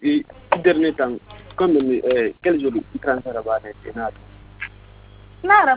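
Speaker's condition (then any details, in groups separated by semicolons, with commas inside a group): No condition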